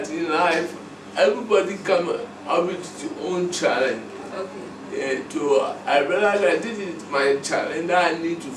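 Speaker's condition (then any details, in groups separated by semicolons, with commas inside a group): Cerebral palsy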